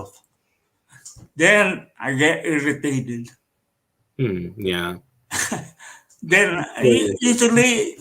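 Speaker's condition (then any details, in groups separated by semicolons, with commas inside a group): Cerebral palsy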